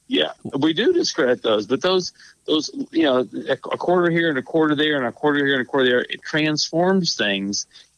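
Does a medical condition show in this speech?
No.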